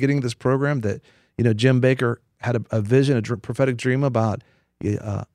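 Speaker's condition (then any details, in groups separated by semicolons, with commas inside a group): No condition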